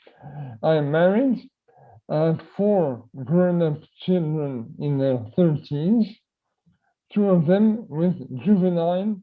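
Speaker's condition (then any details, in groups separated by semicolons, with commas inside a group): Myotonic dystrophy; type 1, adult onset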